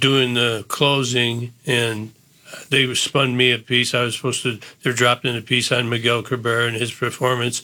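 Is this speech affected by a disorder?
Yes: Parkinson's disease; neurodegenerative disease, posture and gait changes as Diamondbacks manager, neck and shoulder surgeries before diagnosis; about 10 years since diagnosis; once could not speak on live TV, diagnosed 2 days later.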